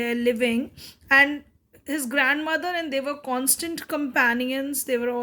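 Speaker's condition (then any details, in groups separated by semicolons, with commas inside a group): No condition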